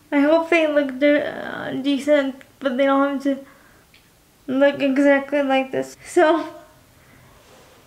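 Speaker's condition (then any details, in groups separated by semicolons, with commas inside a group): Cerebral palsy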